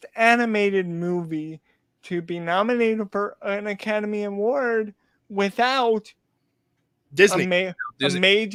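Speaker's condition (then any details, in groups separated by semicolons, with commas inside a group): Cerebral palsy; uses a wheelchair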